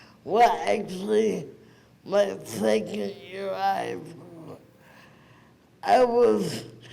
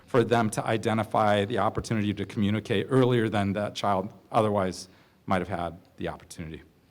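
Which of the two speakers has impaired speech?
The first: cerebral palsy; present from birth, premature; adult aging with condition.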